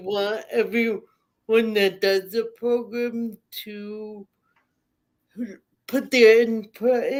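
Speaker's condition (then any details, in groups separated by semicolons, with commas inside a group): Cerebral palsy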